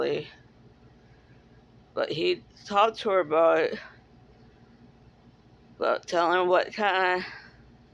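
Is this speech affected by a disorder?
Yes: cerebral palsy; speaks differently.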